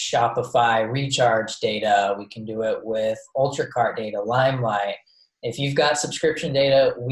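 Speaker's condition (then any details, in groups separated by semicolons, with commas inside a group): No condition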